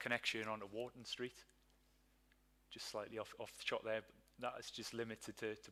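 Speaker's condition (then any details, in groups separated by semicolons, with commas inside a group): No condition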